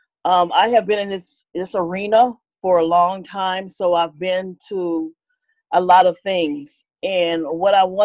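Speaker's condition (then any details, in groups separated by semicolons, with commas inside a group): No condition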